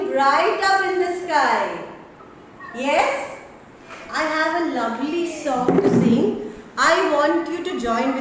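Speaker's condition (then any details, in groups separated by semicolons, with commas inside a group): No condition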